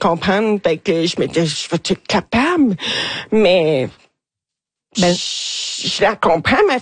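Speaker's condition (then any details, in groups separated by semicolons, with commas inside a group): Hearing loss with cochlear implant; hears nothing without implant, several deaf family members; childhood games practicing sustained o sound, own singing described as not pretty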